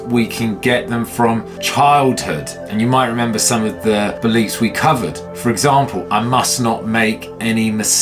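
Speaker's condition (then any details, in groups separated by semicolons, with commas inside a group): No condition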